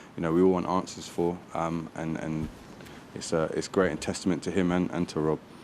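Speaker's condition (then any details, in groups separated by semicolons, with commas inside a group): No condition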